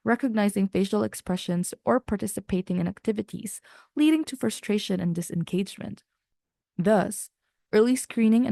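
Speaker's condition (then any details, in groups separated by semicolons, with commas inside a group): No condition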